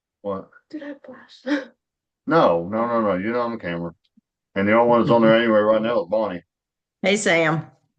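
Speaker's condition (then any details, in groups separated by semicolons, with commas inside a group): No condition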